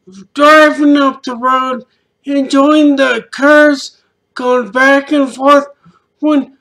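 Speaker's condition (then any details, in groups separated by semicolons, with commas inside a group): Traumatic brain injury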